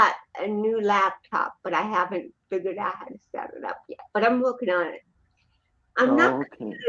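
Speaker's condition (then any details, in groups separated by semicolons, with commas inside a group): Cerebral palsy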